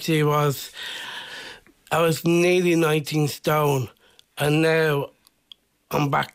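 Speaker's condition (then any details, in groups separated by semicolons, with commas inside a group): Down syndrome; acting from age eight at rayfields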